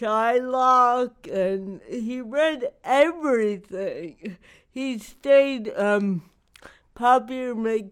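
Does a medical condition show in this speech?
Yes: cerebral palsy; not degenerative.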